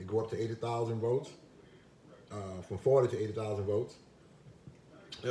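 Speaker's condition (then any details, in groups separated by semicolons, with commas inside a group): No condition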